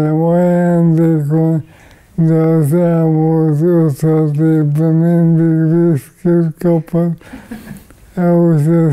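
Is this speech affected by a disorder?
Yes: ALS.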